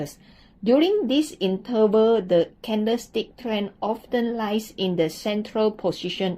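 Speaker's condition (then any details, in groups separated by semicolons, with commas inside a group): No condition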